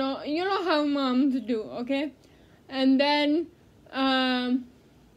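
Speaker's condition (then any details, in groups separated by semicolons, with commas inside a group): Cerebral palsy; speech therapy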